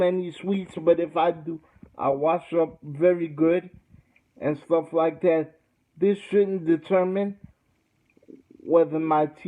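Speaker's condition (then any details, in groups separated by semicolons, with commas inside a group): Cerebral palsy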